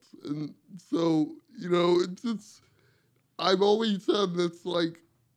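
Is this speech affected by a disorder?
Yes: cerebral palsy; from birth, two months premature, umbilical cord around neck, oxygen mask at birth, wheelchair user.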